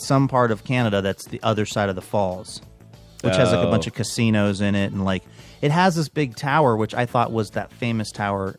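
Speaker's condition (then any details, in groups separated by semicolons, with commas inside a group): No condition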